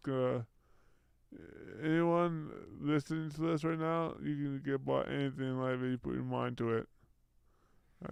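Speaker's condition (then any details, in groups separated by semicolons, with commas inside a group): Brain injury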